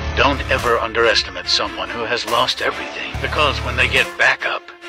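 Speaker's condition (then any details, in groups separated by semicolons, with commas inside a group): No condition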